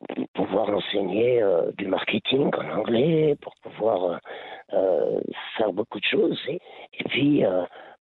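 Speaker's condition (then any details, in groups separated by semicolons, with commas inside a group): Laryngeal cancer; later lung cancer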